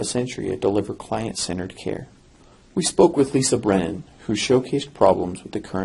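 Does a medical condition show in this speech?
No.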